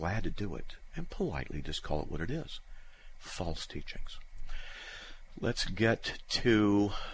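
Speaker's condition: No condition

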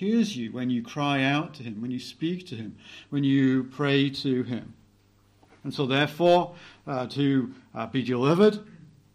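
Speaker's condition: No condition

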